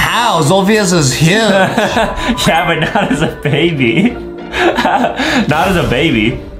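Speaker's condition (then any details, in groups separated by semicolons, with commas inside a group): No condition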